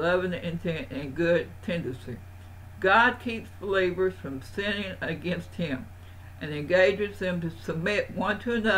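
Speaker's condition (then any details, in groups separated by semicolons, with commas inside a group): Parkinson's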